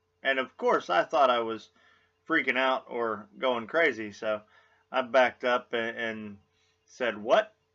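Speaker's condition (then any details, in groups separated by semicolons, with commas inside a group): No condition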